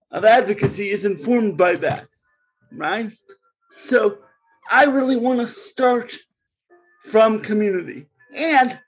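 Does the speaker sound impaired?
Yes: cerebral palsy; congenital cerebral palsy, since birth, born in Bridgeport.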